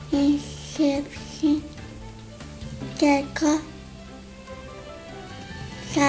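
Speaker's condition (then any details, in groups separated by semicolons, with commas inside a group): Cerebral palsy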